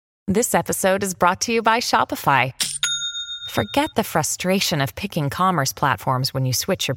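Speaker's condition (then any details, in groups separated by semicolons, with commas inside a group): No condition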